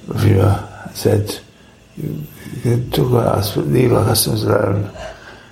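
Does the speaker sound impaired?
Yes: Parkinson's; Parkinson's diagnosed early 2000s, about 5 years after restaurant opened, pioneering surgery, two brain wires, implanted battery; surgery reported to have sorted symptoms out perfectly, mobile, less time in kitchen; Parkinson's affects speech, rare audio interview.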